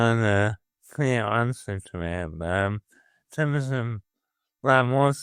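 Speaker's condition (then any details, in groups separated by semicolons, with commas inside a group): Motor neuron disease; voice affected, early slurring, nasal speech, hand weakness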